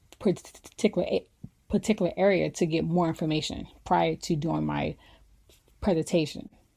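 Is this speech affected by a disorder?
Yes: stutter; still has bad days; rehearses and records own voice before presentations; stuttering blocks, periods unable to say a word, stumbles on words, quickly gets back on track; here repeated words, prolonged sounds.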